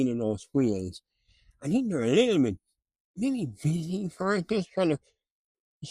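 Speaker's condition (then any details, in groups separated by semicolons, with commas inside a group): Mouth cancer surgery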